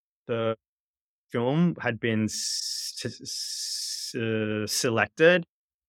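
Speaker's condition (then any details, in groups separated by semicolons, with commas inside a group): Stutter; stutter with blocks at times; Siri on iPhone misunderstands or interrupts, listeners on calls sometimes say not stuttering; prolonged sounds, blocks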